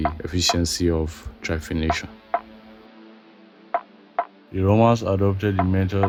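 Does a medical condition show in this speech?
No.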